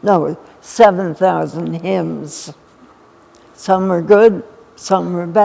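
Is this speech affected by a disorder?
Yes: essential tremor; more than half of life.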